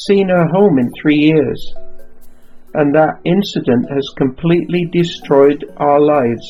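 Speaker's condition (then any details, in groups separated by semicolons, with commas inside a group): No condition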